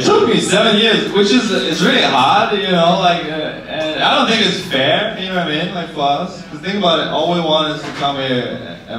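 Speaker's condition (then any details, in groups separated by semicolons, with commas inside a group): No condition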